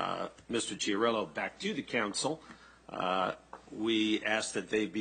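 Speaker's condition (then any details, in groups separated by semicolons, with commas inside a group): No condition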